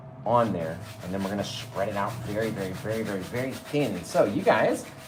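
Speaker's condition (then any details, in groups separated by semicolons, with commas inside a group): No condition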